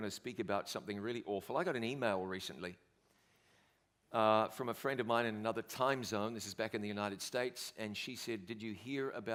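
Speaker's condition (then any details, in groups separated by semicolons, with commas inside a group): No condition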